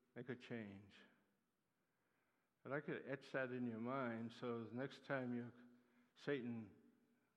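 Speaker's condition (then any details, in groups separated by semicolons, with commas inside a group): Parkinson's disease; Parkinson's with acute demyelinating neuropathy, Parkinson's attacks muscles, neuropathy attacks nerves; in therapy sessions working on walking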